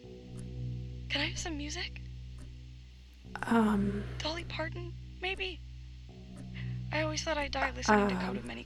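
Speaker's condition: No condition

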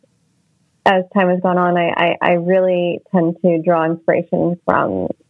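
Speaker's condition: No condition

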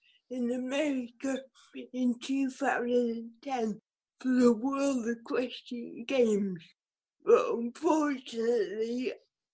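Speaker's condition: Cerebral palsy; occupational therapy

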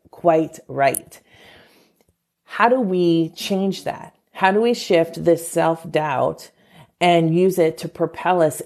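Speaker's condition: No condition

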